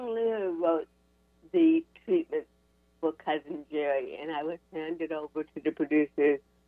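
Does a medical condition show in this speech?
Yes: cerebral palsy; ongoing Botox for chronic pain.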